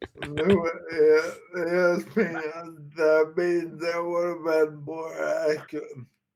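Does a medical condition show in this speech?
Yes: Friedreich's ataxia.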